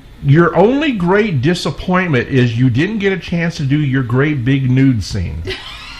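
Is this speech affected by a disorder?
No.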